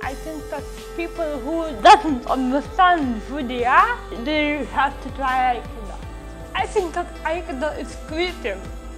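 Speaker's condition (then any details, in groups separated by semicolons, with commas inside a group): Cerebral palsy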